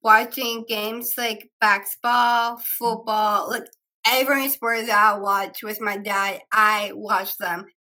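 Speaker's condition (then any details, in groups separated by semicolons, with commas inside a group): Down syndrome; three copies of 21st chromosome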